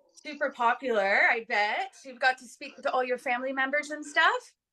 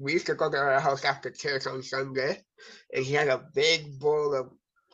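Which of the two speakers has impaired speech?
The second: cerebral palsy; from birth, affects brain and body muscles.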